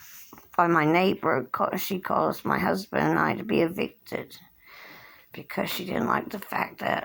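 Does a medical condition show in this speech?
Yes: cerebral palsy; since birth, hand tremors.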